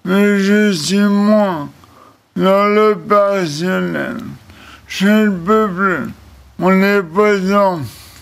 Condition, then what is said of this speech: ALS (motor neuron disease). Mais en revanche, j'ai l'air peut-être idiot quand je vous parle.